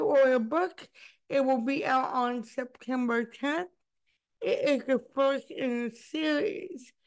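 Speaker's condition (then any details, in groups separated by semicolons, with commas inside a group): Cerebral palsy; spastic type, diagnosed around age two, childhood orthopedic surgery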